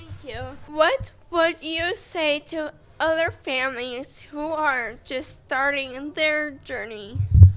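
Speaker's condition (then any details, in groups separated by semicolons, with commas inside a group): Cerebral palsy; affects muscles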